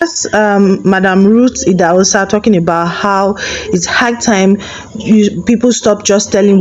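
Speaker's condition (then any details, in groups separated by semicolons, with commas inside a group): No condition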